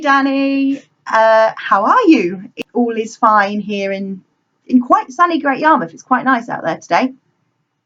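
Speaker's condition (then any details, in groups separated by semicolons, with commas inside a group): No condition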